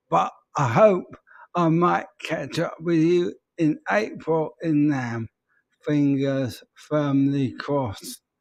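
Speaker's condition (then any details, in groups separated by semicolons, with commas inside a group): ALS; peculiar voice, speech very difficult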